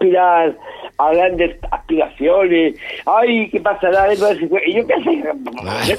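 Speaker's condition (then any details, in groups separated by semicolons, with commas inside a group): Down syndrome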